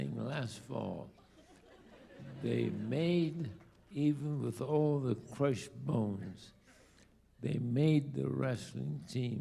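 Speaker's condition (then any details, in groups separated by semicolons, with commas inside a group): ALS; diagnosed about two years ago, late onset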